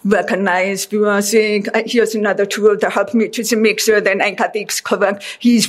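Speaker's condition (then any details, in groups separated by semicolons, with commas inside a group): Deafness; deaf since childhood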